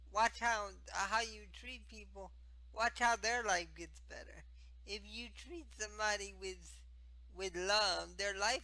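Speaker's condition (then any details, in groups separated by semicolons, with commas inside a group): Spastic cerebral palsy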